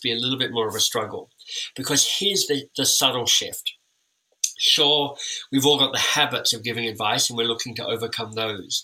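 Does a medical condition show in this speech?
Yes: cleft lip and palate; orthodontic treatment.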